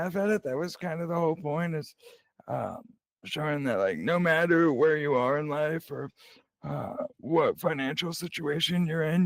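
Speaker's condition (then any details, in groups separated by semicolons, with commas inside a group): Cerebral palsy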